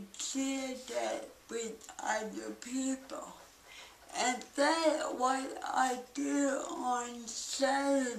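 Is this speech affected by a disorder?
Yes: cerebral palsy.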